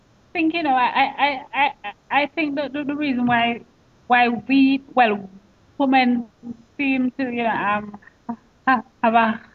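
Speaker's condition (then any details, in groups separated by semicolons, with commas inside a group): Stuttering; stuttering since childhood, familial, father Thomas and an aunt stutter, only one of father's seven children affected; stutters on own first name, uses substitute name, stutters more when upset, feels panic when stuttering; repeated sounds, repeated words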